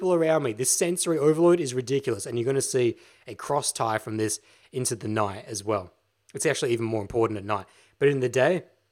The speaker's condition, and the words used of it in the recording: None; typical speech.